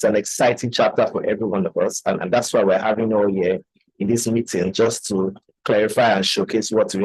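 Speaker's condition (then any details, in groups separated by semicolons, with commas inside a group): No condition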